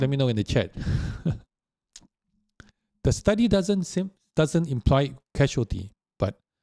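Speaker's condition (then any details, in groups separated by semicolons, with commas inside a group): No condition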